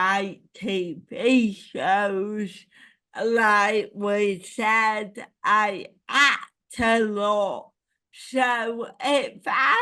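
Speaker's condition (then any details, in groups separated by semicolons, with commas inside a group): Cerebral palsy; ataxic type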